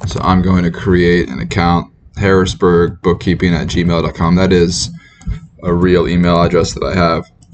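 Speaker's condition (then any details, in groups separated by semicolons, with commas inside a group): No condition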